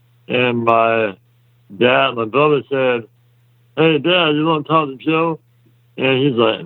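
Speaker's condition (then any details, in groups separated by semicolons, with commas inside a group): Muscular dystrophy; congenital, extremely rare type, exact type unknown, myotubular myopathy ruled out about 4 years ago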